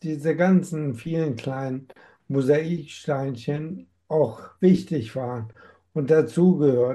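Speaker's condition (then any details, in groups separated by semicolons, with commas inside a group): Amyotrophic lateral sclerosis; diagnosed at 47, slower course than other affected patients; has tried many approaches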